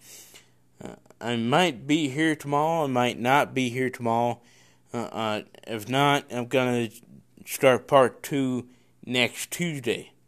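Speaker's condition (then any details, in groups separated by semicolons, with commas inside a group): Cerebral palsy; congenital, no known medical cause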